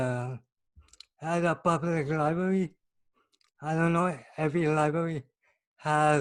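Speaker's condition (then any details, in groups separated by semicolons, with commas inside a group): Cerebral palsy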